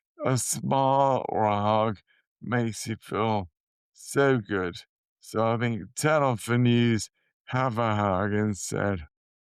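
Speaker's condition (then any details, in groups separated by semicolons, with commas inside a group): Motor neurone disease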